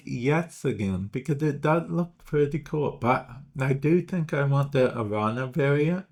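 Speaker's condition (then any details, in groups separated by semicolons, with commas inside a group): Cerebral palsy; speech intermittently affected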